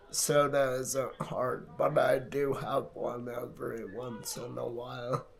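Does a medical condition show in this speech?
Yes: multiple sclerosis.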